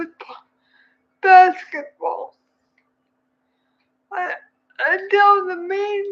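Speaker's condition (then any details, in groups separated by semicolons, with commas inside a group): Cerebral palsy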